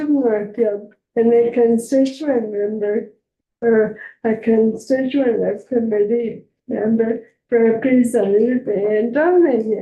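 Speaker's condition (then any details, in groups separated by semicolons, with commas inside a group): ALS; diagnosed about 3 years ago, legs weakening; voice obviously deteriorating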